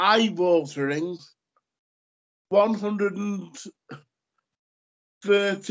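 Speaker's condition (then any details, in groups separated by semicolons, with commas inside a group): Cerebral palsy; lifelong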